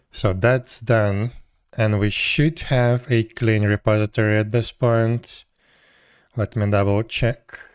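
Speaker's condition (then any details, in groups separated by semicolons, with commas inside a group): No condition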